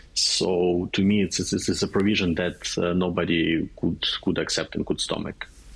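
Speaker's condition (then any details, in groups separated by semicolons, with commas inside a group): No condition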